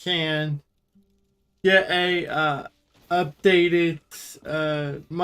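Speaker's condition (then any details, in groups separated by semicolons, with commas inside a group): Cerebral palsy; wheelchair user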